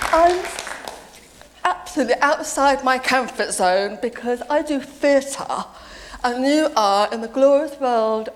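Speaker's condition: Deafness; deaf since age seven

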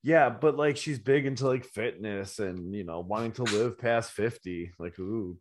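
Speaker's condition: No condition

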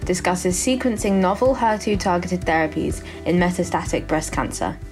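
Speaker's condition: No condition

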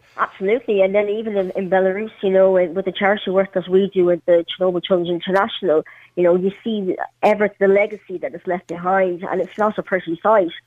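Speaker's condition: Cleft palate; congenital

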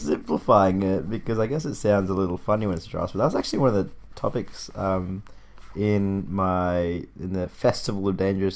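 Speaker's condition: No condition

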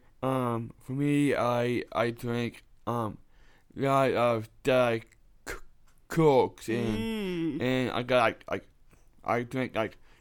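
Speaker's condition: Down syndrome; 26 years old; supplements and fish oil reportedly helping talking, less need to repeat, more confident

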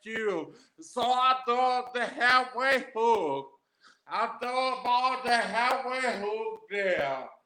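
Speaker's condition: Aphasia after stroke; about 13 years since stroke

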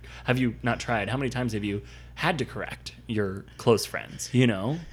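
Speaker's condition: No condition

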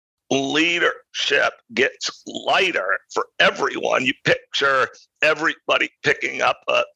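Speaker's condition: Spasmodic dysphonia; came on quickly

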